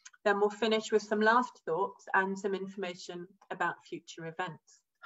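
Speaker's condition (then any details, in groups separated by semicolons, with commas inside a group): No condition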